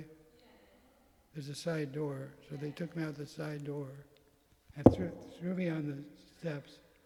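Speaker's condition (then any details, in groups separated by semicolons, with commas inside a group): Parkinson's; tremor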